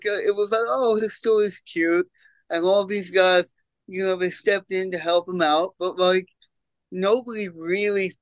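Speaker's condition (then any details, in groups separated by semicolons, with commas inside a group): Cerebral palsy; congenital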